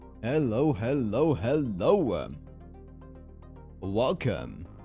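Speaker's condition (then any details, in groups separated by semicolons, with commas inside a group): No condition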